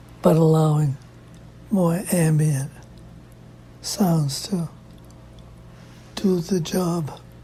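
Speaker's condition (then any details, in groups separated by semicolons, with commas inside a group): Parkinson's disease; lost voice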